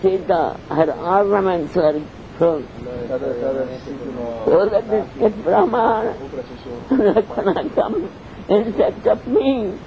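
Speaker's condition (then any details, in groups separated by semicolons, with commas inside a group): Deafness; long fluent English story narration, questions from listeners not taken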